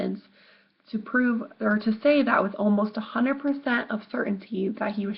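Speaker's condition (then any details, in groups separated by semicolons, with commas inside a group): No condition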